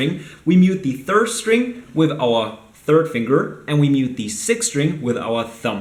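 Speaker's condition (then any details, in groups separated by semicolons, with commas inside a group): No condition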